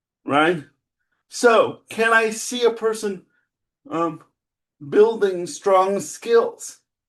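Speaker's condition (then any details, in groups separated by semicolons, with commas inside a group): Cerebral palsy; spastic type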